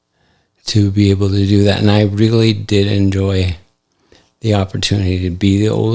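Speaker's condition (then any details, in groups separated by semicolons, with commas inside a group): ALS; affects hand function; recently diagnosed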